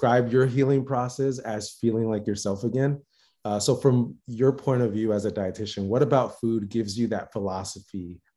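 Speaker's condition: No condition

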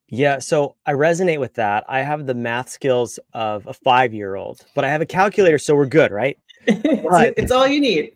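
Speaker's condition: No condition

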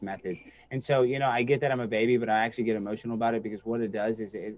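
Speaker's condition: No condition

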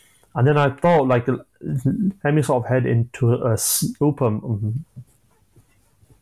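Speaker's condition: Stammering; not a fluent speaker, openly admits stammer; prolonged sounds

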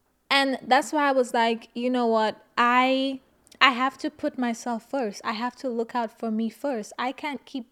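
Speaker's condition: No condition

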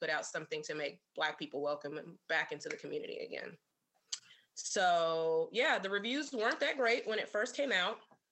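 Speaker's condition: No condition

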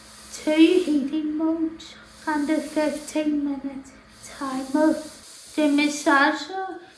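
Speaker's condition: Tracheostomy and ventilator dependent; can move only head

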